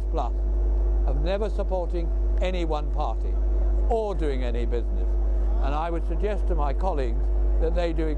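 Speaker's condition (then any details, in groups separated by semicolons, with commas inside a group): No condition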